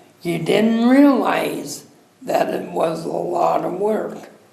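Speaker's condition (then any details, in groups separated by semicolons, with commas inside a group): Cerebral palsy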